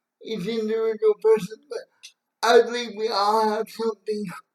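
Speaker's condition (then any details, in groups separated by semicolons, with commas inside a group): Cerebral palsy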